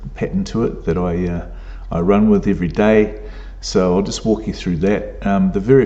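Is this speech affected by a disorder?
No.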